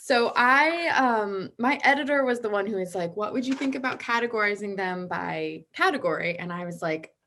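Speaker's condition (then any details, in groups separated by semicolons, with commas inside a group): No condition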